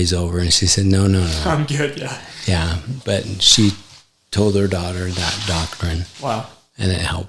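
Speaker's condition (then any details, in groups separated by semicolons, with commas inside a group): ALS; affects hand function; recently diagnosed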